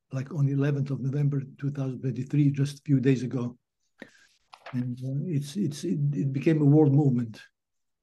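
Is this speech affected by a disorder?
Yes: Parkinson's disease; ping pong therapy two to three times weekly, began five to six years post-diagnosis, some symptoms reversed.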